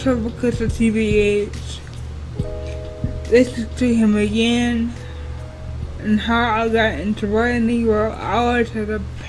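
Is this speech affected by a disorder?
Yes: cerebral palsy; wheelchair user.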